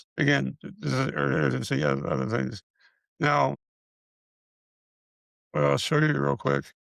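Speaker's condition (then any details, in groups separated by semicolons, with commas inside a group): Multiple system atrophy; central hypoventilation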